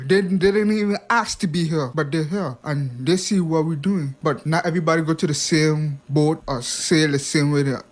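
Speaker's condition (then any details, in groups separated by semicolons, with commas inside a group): Hearing impairment; hearing not too great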